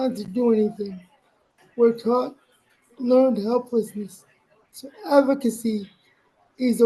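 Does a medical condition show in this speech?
Yes: cerebral palsy.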